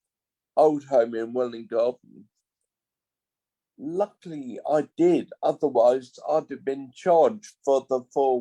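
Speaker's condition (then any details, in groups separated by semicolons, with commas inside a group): Multiple sclerosis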